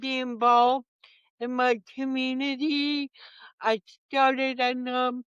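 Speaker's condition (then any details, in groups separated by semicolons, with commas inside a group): Cerebral palsy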